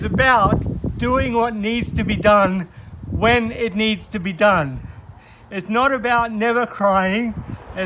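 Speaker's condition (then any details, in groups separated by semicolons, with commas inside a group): Cerebral palsy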